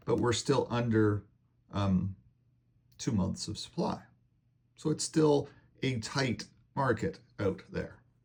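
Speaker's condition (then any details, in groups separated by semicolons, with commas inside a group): No condition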